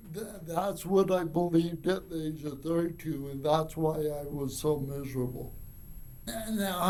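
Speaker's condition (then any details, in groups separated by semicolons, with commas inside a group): Cerebral palsy; from birth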